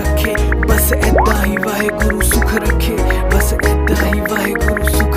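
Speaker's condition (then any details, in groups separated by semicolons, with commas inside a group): No condition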